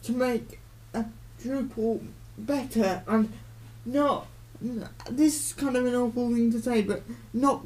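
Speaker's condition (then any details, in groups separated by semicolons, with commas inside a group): Cerebral palsy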